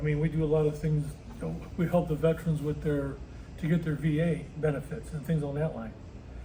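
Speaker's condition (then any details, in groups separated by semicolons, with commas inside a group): No condition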